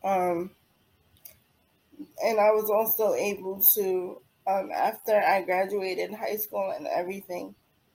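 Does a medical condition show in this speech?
Yes: cerebral palsy; diagnosed at 9 months after delayed development, attended early intervention therapy; age 28, needs help with most daily living activities.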